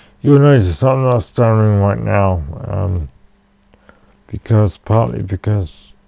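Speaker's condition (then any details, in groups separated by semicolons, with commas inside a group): Cerebral palsy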